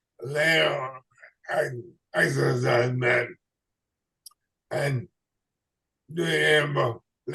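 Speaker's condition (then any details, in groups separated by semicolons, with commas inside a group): ALS/MND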